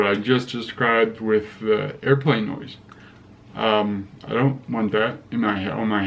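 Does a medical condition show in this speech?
Yes: cerebral palsy; affects gait and walking.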